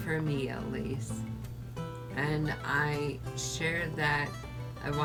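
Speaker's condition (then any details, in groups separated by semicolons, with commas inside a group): ALS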